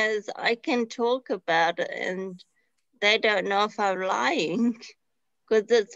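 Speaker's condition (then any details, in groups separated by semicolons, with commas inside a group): Traumatic brain injury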